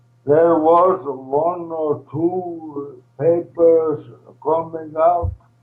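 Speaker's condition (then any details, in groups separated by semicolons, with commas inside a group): ALS, primary lateral sclerosis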